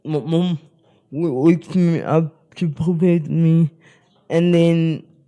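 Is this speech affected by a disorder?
Yes: spastic cerebral palsy.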